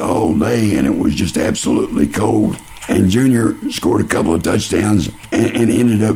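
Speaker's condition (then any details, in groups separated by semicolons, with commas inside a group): Laryngeal cancer; all intake through feeding tube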